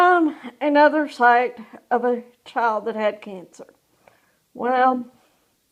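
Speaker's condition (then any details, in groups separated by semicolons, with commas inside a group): Cerebral palsy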